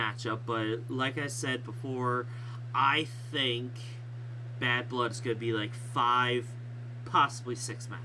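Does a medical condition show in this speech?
No.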